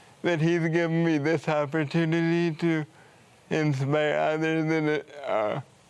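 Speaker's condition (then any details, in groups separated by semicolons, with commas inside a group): Cerebral palsy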